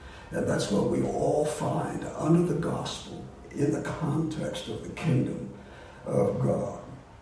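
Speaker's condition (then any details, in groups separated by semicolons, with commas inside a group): Voice disorder; not contagious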